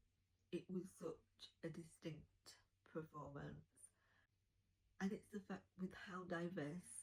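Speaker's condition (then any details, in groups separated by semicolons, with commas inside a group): No condition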